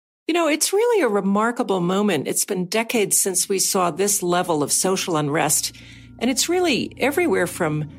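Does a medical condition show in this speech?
No.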